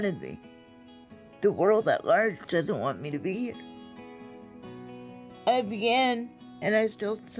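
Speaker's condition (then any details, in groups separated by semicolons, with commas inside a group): Spastic quadriplegic cerebral palsy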